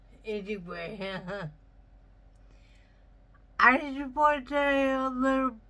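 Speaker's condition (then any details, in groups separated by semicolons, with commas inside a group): Traumatic brain injury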